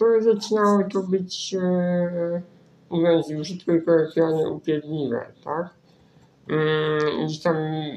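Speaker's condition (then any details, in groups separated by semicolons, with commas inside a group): Spinal muscular atrophy; nervous system disease preventing muscle building, arm and leg muscle wasting; cannot use normal keyboard, uses phone touchscreen connected directly to computer, right-click via two keys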